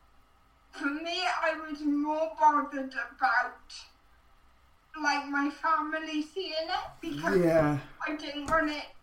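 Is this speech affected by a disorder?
Yes: cerebral palsy; visible as soon as walking into a room.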